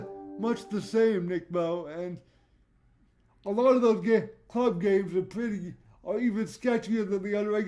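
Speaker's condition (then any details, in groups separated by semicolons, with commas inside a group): Cerebral palsy; voice tone sometimes odd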